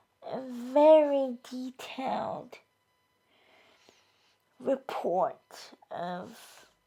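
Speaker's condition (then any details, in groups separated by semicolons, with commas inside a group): Cerebral palsy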